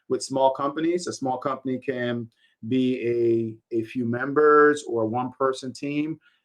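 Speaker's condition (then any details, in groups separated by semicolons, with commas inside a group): No condition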